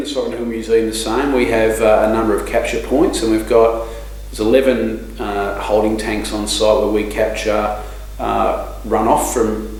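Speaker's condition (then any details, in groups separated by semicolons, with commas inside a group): No condition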